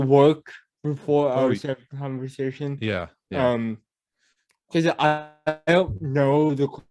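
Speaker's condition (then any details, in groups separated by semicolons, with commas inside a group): Cerebral palsy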